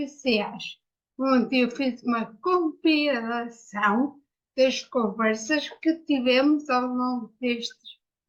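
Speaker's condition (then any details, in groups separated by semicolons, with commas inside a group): Ataxia after brain injury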